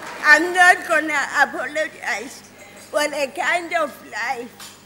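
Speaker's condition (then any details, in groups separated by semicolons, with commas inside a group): Cerebral palsy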